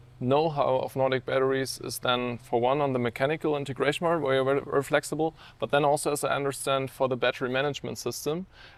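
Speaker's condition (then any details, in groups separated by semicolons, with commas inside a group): No condition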